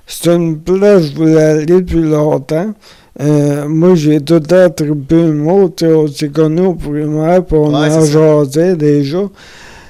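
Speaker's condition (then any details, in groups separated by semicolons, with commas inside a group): Amyotrophic lateral sclerosis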